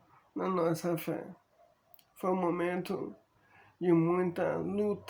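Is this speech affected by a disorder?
Yes: amyotrophic lateral sclerosis; increasingly impaired speech and walking.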